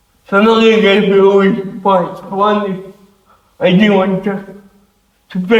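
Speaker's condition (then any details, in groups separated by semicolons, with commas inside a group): Cerebral palsy; affects hands; uses personal assistant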